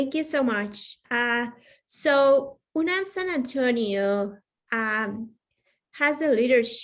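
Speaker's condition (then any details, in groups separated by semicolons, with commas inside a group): No condition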